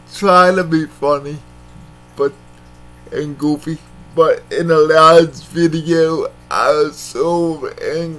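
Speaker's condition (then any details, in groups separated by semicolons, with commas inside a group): Cerebral palsy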